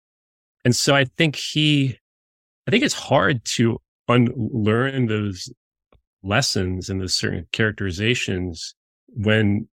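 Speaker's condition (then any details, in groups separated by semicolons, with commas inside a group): Stuttering; audible stuttering during interviews, noticed by listeners; prolonged sounds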